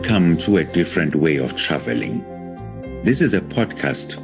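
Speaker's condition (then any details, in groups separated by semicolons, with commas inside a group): No condition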